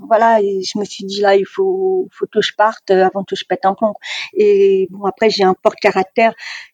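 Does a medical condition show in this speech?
Yes: deafness; deaf since childhood, diagnosed age four, hearing aids since four, from extreme prematurity, neonatal resuscitation; severe-to-profound, worsened from moderate-severe, progressive, not hereditary, hearing dog Lucky for four years; oralist, uses some sign language.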